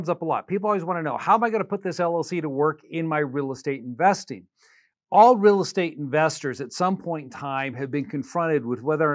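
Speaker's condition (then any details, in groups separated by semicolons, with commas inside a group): No condition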